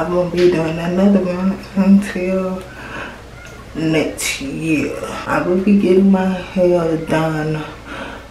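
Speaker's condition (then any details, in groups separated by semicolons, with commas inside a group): Cerebral palsy; from birth, left leg affected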